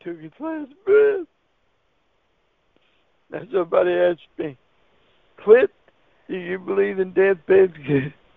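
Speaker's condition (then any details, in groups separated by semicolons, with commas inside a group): Cerebral palsy; wheelchair user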